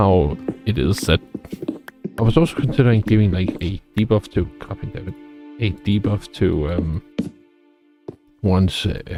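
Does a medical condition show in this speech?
No.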